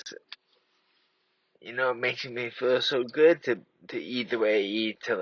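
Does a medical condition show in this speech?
Yes: traumatic brain injury.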